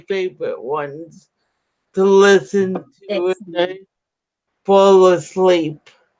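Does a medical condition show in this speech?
Yes: cerebral palsy; spasticity, startle reflex.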